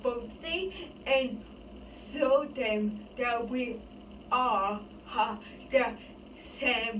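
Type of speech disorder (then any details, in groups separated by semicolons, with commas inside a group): Apraxia of speech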